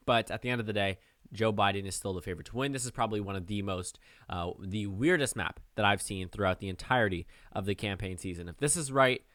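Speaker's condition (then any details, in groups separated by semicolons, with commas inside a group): No condition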